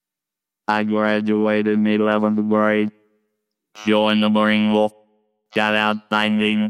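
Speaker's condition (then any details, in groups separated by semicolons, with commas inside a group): Laryngectomy, total laryngectomy with electrolarynx; electric wand held to throat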